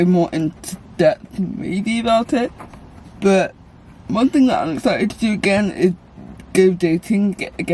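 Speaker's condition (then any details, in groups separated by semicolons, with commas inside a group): Cerebral palsy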